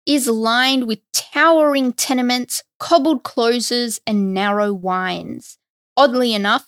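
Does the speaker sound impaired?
No.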